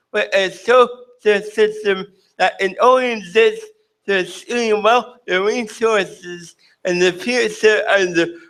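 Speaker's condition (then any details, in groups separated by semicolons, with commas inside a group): Cerebral palsy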